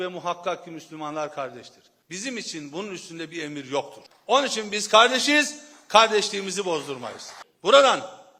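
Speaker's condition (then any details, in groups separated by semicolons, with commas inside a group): No condition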